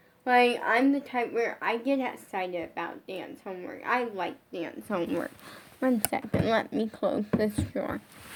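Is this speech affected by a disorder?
Yes: brain injury.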